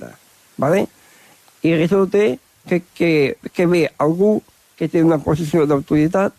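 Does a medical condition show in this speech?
Yes: Down syndrome; different learning pace; age 30.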